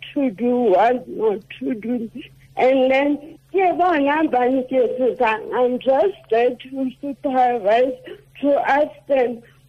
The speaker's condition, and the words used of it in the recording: Cerebral palsy. Ke na le cerebral palsy e affecta my speech my work le tlabe ke sebedisa matso ka teng i take my time